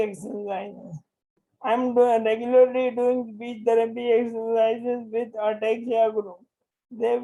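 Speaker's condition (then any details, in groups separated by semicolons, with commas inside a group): Motor neuron disease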